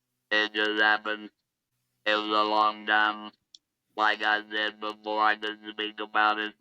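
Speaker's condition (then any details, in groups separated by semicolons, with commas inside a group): Laryngectomy; electrolarynx speech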